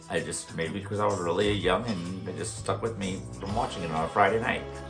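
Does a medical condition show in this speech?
No.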